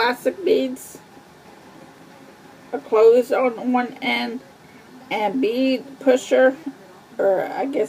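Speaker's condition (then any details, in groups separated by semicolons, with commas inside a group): Cerebral palsy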